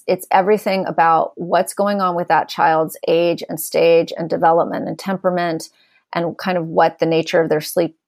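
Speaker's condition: No condition

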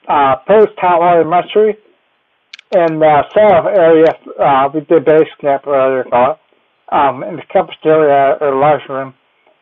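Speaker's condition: Cerebellar ataxia; team helps up and down stairs

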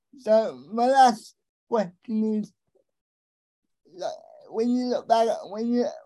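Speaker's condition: Cerebral palsy; arms affected

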